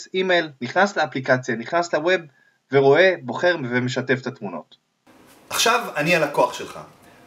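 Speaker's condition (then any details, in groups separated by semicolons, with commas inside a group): No condition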